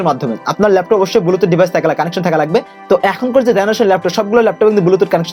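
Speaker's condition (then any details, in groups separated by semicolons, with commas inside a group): No condition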